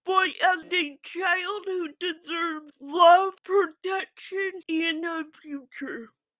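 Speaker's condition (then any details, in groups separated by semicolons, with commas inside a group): Physical speech impairment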